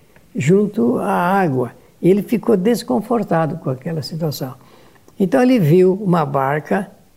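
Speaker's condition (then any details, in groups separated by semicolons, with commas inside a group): No condition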